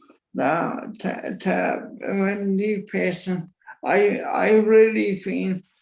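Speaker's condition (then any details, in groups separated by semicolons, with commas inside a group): Motor neuron disease; uses breathing machine, physiotherapy for breathing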